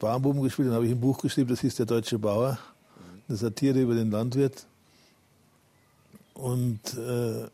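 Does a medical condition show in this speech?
Yes: Parkinson's disease; now walks with crutches.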